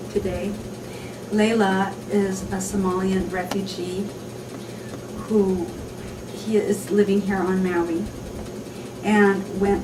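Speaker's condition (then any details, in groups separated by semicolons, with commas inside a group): No condition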